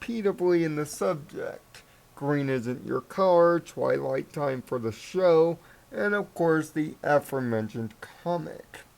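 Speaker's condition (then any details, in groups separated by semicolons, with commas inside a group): Cerebral palsy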